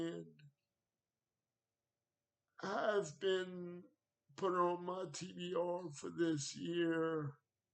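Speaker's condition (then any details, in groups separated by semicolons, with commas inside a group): Cerebral palsy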